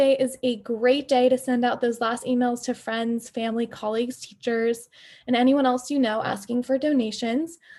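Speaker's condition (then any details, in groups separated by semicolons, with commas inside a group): No condition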